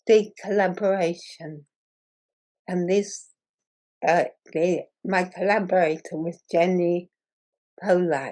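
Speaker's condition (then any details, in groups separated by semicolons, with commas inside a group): Muscular dystrophy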